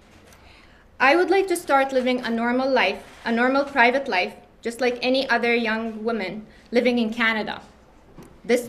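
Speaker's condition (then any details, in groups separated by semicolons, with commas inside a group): No condition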